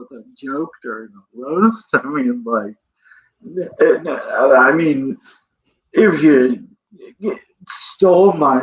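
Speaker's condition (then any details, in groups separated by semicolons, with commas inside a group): Cerebral palsy; present from birth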